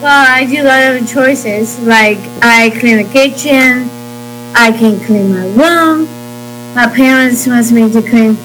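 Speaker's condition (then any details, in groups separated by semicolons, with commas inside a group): Down syndrome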